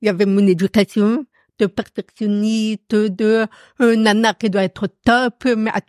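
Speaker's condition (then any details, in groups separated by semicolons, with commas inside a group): Profound deafness; audible accent from deafness, noticeable to everyone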